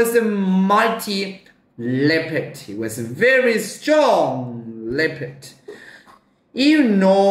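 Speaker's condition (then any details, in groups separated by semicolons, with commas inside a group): No condition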